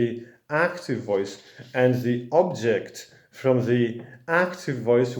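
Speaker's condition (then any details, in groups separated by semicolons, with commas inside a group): No condition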